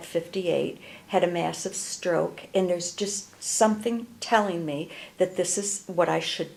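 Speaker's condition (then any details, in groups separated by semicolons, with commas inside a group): No condition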